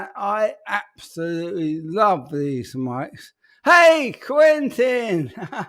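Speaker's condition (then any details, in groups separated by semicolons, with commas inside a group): ALS; speech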